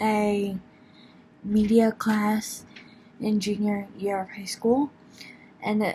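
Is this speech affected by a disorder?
Yes: cerebral palsy.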